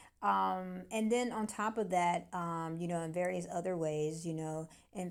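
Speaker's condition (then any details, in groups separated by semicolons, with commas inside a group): No condition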